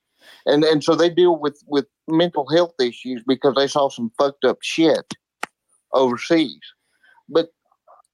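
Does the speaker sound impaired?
Yes: cerebral palsy; spastic diplegia from birth, muscle tightness mostly in legs, cannot walk, needs help with many things.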